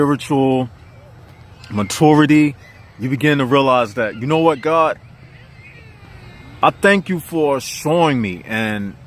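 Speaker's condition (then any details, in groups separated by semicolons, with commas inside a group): No condition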